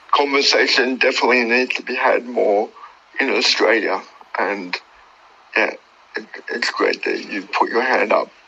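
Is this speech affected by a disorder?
Yes: cerebral palsy; considerable motor function difficulty.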